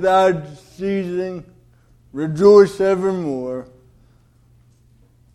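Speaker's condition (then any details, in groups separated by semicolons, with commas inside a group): Cerebral palsy; delayed development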